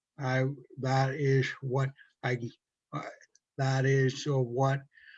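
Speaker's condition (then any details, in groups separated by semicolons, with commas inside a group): Stutter from brain injury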